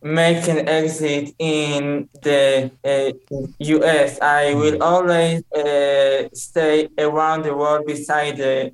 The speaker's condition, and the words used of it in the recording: Stuttering. I don't know if you listened to my previous interview, but I stutter in every sentence that I speak, and this is so much